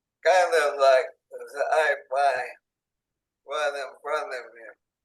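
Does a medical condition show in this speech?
Yes: ALS, through a speech-generating device; onset in hands and arms, tracheostomy.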